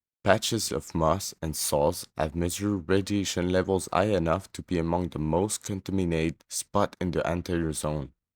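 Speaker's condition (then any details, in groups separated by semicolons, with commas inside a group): No condition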